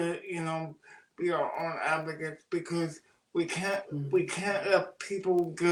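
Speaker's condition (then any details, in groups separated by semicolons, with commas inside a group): Cerebral palsy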